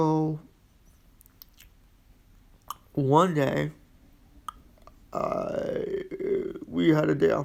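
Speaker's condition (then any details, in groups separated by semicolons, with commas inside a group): Quadriplegic cerebral palsy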